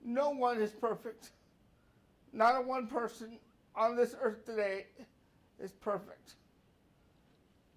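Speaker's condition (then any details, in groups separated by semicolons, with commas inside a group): Cerebral palsy; brain cell damage at birth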